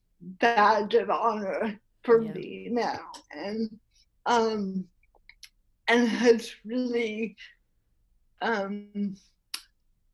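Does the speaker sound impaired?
Yes: cerebral palsy, tetraplegia; impediment from tongue muscle involvement, nose typing easier than voice dictation.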